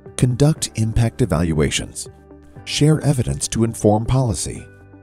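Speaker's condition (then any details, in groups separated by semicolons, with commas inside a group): No condition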